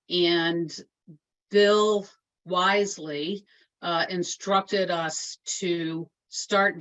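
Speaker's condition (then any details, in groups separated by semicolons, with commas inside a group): No condition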